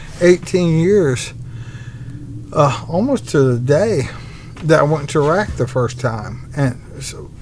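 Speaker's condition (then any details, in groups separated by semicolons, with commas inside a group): ALS; bulbar-upper onset, tongue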